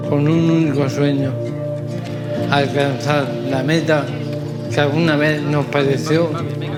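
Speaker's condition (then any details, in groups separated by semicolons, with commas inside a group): Amyotrophic lateral sclerosis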